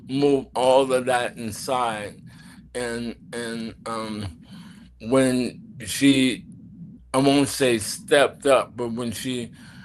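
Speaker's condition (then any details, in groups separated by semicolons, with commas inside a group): ALS; bulbar onset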